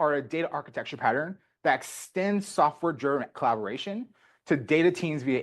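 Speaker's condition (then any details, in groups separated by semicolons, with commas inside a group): No condition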